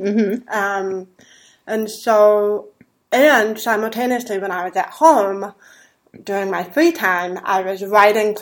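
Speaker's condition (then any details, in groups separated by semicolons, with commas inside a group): Deafness; hears men's voices better than women's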